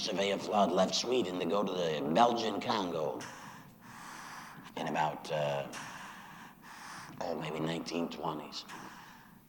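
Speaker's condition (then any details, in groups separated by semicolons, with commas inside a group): Laryngectomy after throat cancer; likened to kazoo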